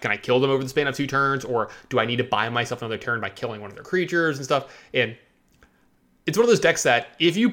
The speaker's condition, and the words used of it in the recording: No condition.